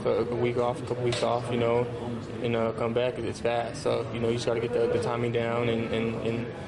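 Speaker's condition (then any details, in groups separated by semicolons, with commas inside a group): No condition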